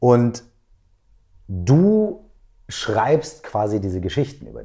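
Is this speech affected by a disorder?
No.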